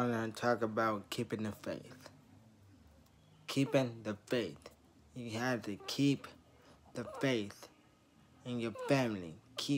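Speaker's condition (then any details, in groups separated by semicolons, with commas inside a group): Traumatic brain injury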